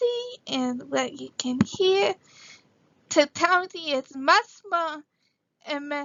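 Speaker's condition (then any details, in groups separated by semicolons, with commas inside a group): Cerebral palsy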